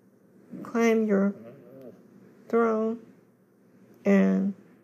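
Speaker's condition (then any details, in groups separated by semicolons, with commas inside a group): Cerebral palsy; scoliosis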